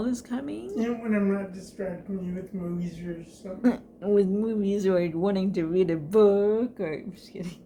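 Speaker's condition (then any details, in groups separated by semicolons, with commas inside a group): Cerebral palsy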